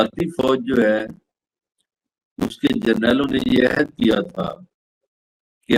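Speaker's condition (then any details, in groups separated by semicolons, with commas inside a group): No condition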